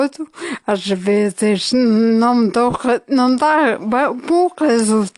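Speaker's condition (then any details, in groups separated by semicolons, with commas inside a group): Ataxia after brain injury; acquired, brain injury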